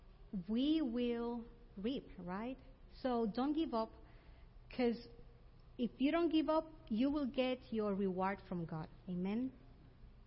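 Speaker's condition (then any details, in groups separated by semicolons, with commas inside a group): No condition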